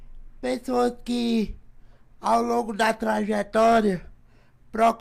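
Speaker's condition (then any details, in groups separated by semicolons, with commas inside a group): Cerebral palsy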